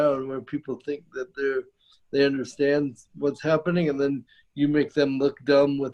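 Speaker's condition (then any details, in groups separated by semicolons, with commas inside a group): Cerebral palsy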